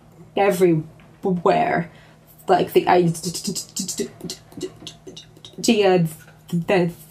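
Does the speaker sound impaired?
Yes: stammering; stammer since childhood; stammer somewhat unpredictable, switches words to hide it less than most people who stammer; here repeated sounds, blocks.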